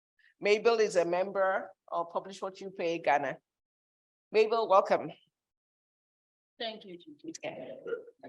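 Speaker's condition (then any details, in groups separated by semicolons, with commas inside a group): No condition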